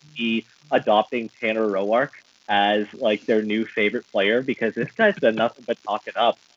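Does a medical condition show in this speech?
No.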